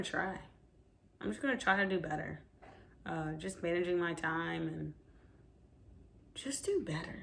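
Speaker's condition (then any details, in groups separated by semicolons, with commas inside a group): No condition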